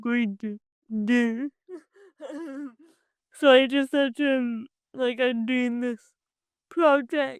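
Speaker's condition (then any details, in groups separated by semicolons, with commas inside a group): Cerebral palsy; from birth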